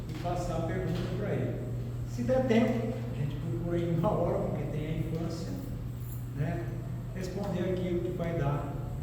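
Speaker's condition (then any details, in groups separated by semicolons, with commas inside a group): No condition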